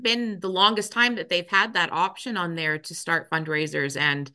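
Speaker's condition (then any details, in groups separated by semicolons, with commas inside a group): No condition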